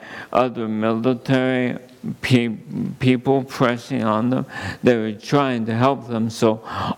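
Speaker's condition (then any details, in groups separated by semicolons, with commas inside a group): ALS; seeing doctors for multiple organic issues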